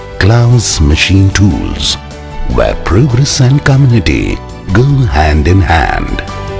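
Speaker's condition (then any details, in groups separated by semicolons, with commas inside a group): No condition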